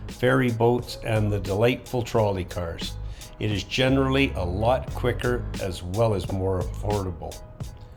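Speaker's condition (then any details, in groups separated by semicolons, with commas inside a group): No condition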